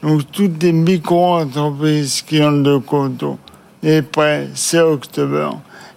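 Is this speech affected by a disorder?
Yes: ALS (Charcot's disease); diagnosed about 2 years ago, first symptoms mistaken for tendinitis, many tests initially normal; difficult voice, hard to hear, viewers may need to raise TV volume or switch channel.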